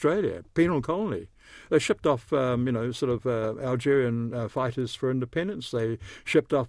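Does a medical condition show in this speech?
No.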